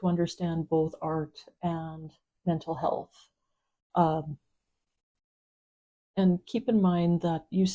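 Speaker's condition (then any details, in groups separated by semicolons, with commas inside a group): No condition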